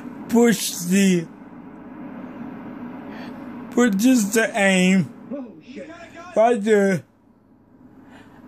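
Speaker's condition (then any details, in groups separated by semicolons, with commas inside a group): Cerebral palsy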